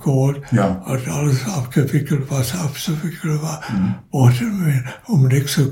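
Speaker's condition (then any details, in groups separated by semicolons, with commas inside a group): Parkinson's disease; cannot turn newspaper pages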